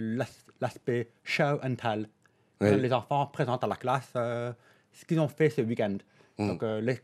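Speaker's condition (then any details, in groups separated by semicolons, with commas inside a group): Deafness; between deaf and hard of hearing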